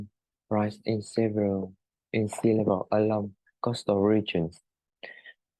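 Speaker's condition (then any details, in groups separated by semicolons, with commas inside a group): No condition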